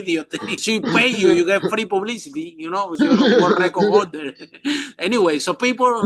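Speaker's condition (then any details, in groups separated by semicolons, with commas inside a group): No condition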